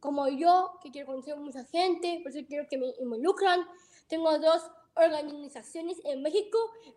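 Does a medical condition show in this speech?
Yes: Down syndrome; present from birth, heart surgery; about 21 years since birth, ongoing therapies.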